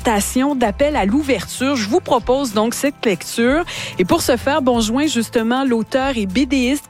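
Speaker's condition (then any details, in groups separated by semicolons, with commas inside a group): No condition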